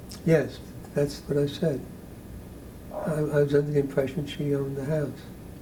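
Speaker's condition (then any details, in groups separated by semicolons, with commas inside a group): Parkinson's disease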